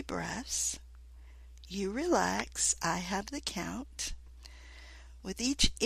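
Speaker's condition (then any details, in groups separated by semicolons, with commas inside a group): No condition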